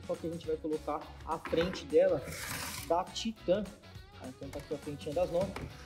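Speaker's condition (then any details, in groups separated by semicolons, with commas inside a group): No condition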